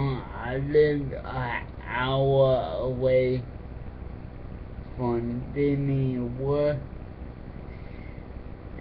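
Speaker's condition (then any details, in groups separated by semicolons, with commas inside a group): Cerebral palsy; affects speech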